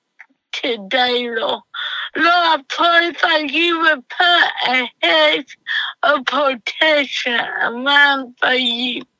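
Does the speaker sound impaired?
Yes: cerebral palsy; doctor told mother of diagnosis.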